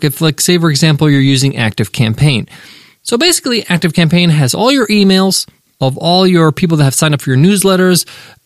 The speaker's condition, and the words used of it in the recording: No condition.